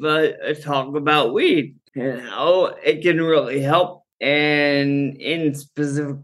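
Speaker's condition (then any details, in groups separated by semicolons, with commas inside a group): Friedreich's ataxia; genetic neuromuscular condition from birth, normal childhood, slowly worsening, diagnosed sophomore year of college; progressive, cannabis strain with doctor's guidance for neuropathic pain, muscle relaxing, sleep, ataxia worse when tired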